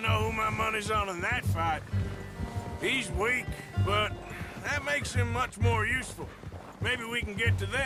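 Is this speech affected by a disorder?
No.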